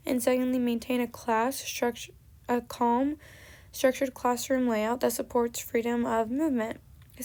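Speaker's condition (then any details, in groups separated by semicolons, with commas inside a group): No condition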